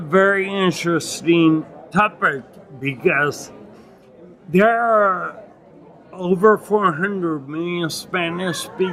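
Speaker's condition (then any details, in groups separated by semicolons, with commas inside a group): Acquired ataxia (lance-adams syndrome)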